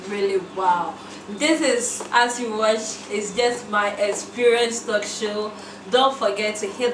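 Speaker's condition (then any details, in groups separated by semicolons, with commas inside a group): No condition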